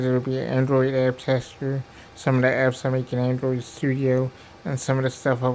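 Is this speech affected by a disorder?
Yes: cerebral palsy; diplegia.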